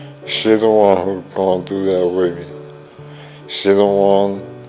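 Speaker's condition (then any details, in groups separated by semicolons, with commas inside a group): ALS; speech progressively lost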